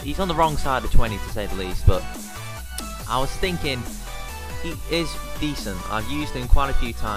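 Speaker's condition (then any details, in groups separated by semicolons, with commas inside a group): No condition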